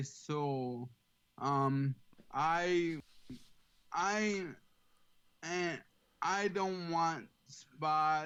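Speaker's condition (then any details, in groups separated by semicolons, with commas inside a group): ALS; slightly slurred, has to slow down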